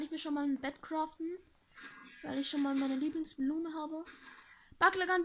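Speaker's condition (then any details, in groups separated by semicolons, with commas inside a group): No condition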